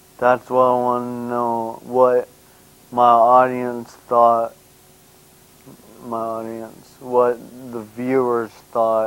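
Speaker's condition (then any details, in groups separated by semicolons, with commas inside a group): Brain injury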